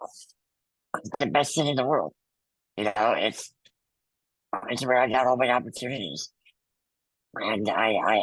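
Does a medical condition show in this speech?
Yes: muscular dystrophy.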